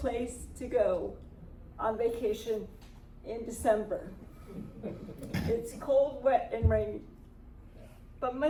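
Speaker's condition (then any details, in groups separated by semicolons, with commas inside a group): Cerebral palsy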